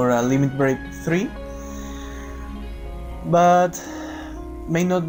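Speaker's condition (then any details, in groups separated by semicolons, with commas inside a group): No condition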